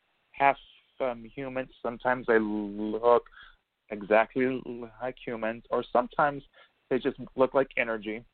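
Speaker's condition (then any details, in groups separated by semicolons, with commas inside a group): Stutter; stutter noticed by a listener while hosting the show; prolonged sounds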